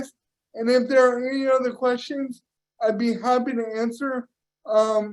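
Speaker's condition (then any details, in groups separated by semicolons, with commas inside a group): Cerebral palsy; power wheelchair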